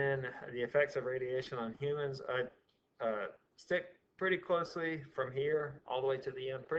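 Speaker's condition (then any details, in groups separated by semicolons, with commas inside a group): No condition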